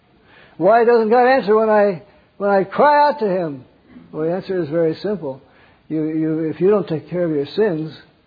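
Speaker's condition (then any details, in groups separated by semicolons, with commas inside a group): Parkinson's; wakes up around 3 am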